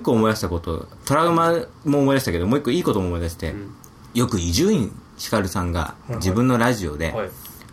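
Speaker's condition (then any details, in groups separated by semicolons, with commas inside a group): No condition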